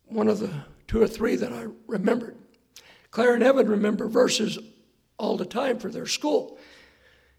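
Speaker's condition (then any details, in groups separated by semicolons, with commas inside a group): Hoarseness after vocal cord surgery; earlier doctor attributed voice problem to aging, sought second opinion; post-surgery check few days ago, surgeon says vocal cords look much better, straight lines; hard for listeners to hear, not smooth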